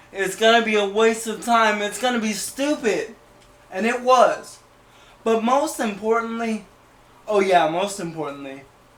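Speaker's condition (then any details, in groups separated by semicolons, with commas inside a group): Cerebral palsy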